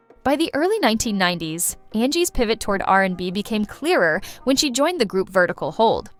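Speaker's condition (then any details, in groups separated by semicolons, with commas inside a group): No condition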